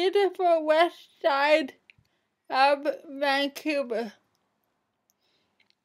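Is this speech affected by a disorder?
Yes: cerebral palsy.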